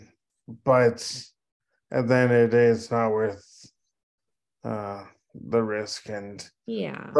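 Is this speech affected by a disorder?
Yes: cerebral palsy.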